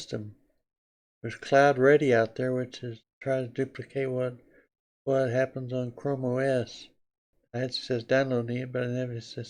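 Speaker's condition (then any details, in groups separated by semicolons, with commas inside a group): Parkinson's disease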